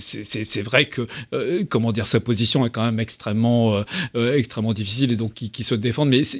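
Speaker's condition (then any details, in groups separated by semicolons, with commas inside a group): No condition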